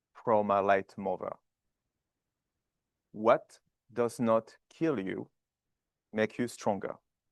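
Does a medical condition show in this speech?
No.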